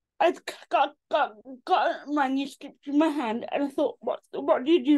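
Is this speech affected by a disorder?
Yes: cerebral palsy.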